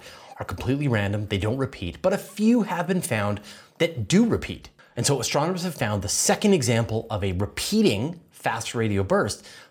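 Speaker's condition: No condition

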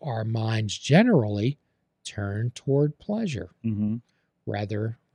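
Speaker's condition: No condition

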